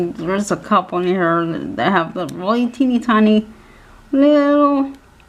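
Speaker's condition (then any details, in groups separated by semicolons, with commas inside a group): Cerebral palsy; physical handicap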